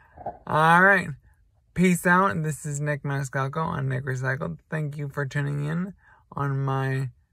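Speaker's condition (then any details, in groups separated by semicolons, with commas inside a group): Traumatic brain injury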